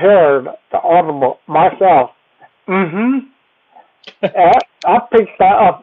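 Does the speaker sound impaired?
Yes: cerebellar ataxia; gets around with walker.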